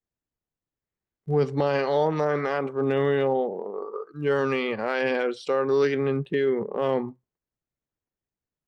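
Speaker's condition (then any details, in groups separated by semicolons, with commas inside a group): Friedreich's ataxia; diagnosed age 14, earlier shortness of breath, wheelchair dependent since age 18; age 28, 14 years since diagnosis, still progressing, uses wheelchair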